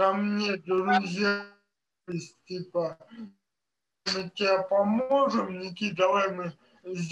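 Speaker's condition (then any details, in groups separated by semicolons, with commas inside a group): Cerebral palsy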